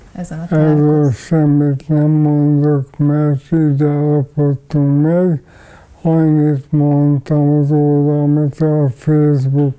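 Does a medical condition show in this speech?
Yes: ALS.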